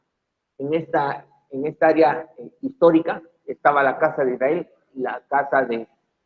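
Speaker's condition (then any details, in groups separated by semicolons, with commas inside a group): No condition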